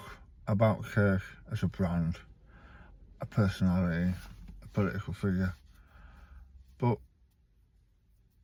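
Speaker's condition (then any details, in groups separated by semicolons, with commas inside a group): Stage 4 tongue cancer, hemiglossectomy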